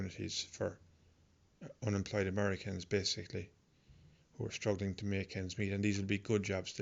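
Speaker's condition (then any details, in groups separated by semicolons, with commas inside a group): No condition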